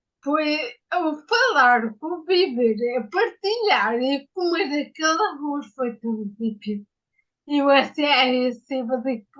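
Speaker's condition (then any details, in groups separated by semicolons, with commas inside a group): Ataxia; acquired, brain injury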